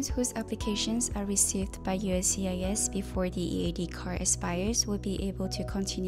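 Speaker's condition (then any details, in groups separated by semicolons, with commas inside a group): No condition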